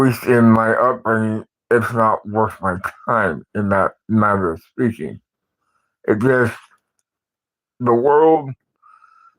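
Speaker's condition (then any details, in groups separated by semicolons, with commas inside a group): Parkinson's; speech impediment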